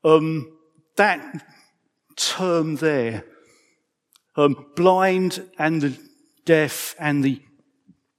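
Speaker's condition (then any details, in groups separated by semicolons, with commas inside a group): Stammer; stammer audible in speech; prolonged sounds, blocks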